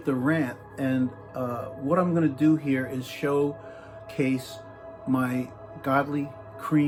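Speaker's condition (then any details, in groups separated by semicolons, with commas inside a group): No condition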